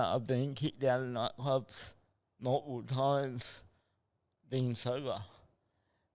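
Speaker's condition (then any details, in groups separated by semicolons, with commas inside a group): Cerebral palsy; from birth, no breathing for 37 minutes after birth; walks and talks, rides trike, improved with therapy, slow typing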